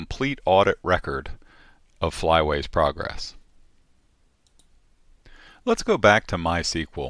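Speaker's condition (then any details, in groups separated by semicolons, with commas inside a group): No condition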